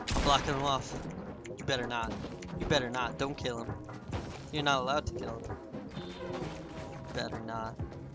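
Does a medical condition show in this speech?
No.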